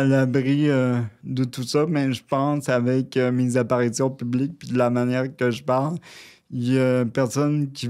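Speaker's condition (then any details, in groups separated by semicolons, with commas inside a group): Cerebral palsy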